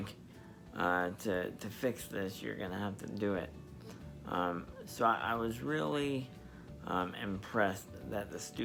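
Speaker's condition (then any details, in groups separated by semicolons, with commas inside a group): Spastic diplegia cerebral palsy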